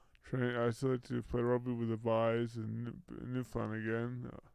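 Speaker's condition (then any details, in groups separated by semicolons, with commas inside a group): Brain injury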